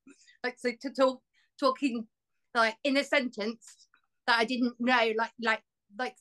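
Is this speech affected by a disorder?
Yes: stammer; adult-onset stammer with tics, progressed over time; stammer always changing, shifting escape behaviours, formerly blew raspberries, worse with anxiety; here repeated sounds, repeated words.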